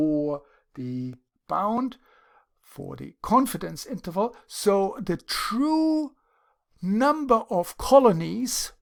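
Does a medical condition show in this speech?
No.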